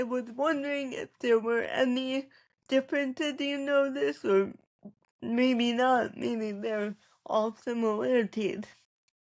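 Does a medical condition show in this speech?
Yes: cerebral palsy; sounded out of breath learning to talk, had speech therapy.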